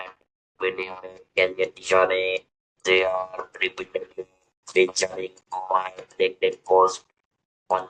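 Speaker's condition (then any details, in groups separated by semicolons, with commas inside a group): Throat cancer, electrolarynx user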